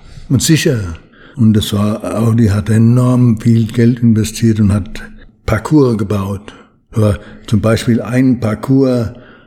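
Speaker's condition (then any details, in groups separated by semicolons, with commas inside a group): Parkinson's disease; slowed movements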